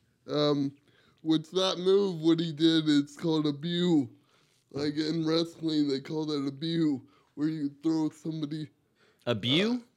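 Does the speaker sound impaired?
Yes: cerebral palsy; wheelchair user.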